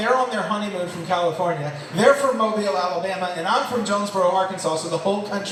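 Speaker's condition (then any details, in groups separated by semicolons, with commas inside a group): No condition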